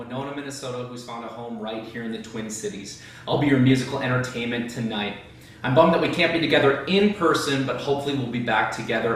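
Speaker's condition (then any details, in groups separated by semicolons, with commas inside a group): No condition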